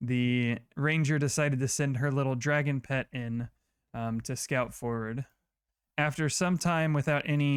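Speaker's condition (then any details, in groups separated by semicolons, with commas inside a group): No condition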